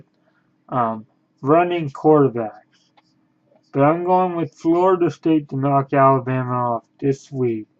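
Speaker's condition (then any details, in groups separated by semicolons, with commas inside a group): Cerebral palsy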